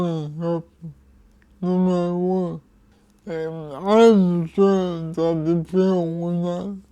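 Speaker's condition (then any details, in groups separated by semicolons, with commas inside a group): Cerebral palsy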